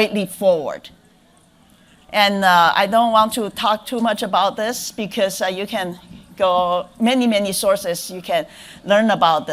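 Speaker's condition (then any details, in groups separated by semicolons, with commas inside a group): No condition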